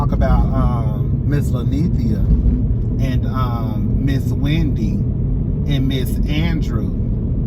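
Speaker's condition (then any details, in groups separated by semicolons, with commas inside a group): No condition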